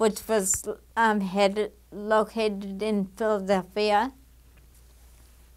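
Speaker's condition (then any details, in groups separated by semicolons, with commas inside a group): Damaged diaphragm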